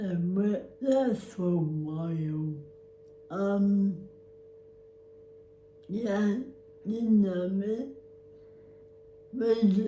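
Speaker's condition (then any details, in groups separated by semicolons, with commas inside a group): Cerebral palsy; spastic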